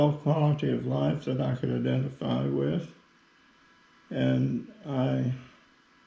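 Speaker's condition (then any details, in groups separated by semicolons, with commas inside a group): Parkinson's disease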